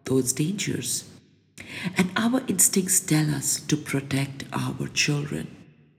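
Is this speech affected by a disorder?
No.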